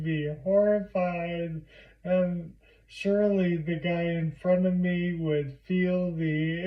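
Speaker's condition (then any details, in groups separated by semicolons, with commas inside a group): Primary lateral sclerosis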